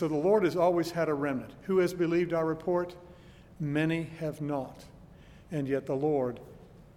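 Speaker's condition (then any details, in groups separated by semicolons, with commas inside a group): No condition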